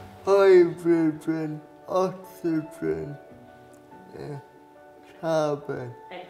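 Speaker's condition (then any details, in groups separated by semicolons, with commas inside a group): Cerebral palsy; present from birth, spinal surgery over 8 hours; spinal surgery last year, went well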